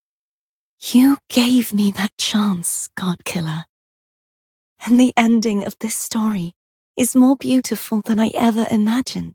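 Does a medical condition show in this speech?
No.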